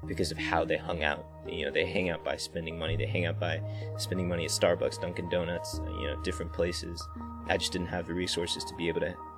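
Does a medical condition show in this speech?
No.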